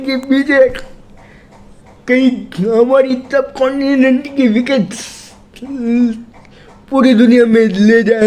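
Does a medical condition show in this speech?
Yes: cerebral palsy.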